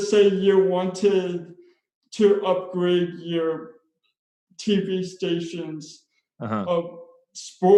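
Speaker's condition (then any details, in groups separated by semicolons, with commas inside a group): Spastic cerebral palsy; speech impairment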